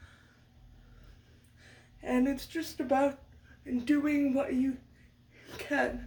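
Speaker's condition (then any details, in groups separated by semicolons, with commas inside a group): Cerebral palsy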